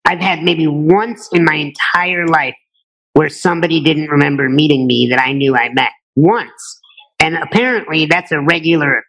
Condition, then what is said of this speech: None; typical speech.